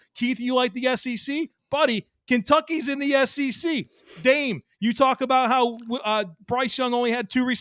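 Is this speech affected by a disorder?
No.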